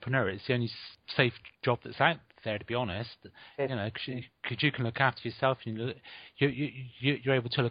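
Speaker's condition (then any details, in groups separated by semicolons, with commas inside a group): Stammer, mild; small stammer that comes and goes, once held back public speaking, now speaks on stage; stammered a tiny bit early on, stammered a bit again mid-interview; small stutter, sometimes gets stuck on words; repeated sounds, repeated words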